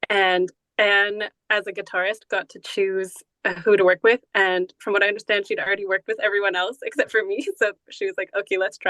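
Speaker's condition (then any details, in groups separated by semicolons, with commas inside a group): No condition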